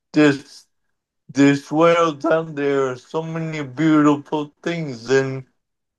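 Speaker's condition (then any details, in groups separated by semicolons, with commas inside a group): Cerebral palsy; wheelchair over the years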